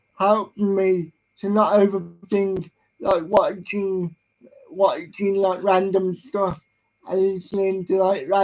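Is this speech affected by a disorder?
Yes: cerebral palsy; distinctive speech pattern, different voice.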